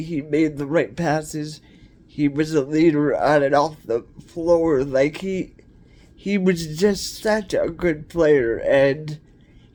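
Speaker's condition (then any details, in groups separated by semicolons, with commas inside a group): Cerebral palsy; cerebral palsy, wheelchair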